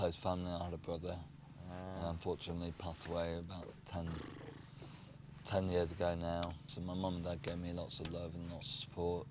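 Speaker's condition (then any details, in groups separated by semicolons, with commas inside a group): Cerebral palsy; speech defect since childhood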